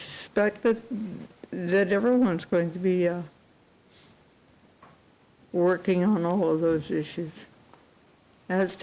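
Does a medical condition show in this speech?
Yes: cerebral palsy; unable to type.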